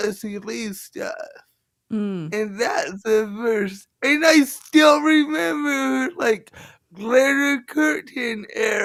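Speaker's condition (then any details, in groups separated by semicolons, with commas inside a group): Cerebral palsy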